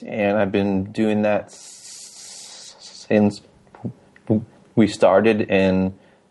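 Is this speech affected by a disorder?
Yes: stuttering; formerly on receiving end of stuttering support groups, NSA local chapters; talks more freely about and advertises stuttering, less ashamed since joining Stutter Social hangouts; here prolonged sounds, blocks.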